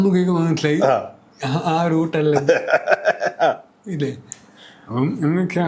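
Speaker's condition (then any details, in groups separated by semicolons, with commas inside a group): Cerebral palsy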